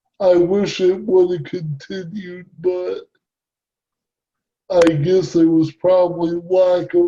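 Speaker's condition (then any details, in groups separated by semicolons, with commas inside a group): Cerebral palsy; present from birth; no therapy for years, therapy through 6th grade; speech impairment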